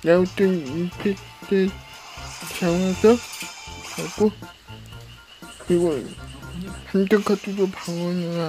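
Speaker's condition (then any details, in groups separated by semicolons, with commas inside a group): Cerebral palsy; brain lesion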